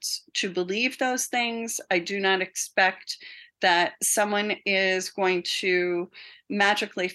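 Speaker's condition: No condition

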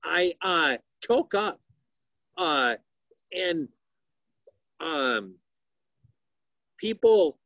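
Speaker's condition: Aphasia; aphasia after stroke, woke with whole right side paralyzed, talking improving each month and year; initially no talking, now halting telegraphic speech, many fillers and pauses, missing words

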